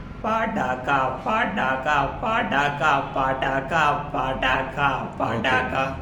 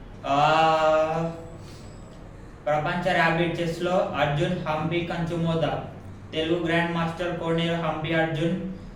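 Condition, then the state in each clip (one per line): Dysphonia with high pitch voice
Second voice therapy session
After five voice therapy sessions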